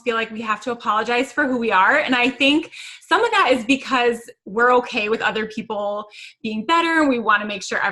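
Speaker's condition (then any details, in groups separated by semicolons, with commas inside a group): No condition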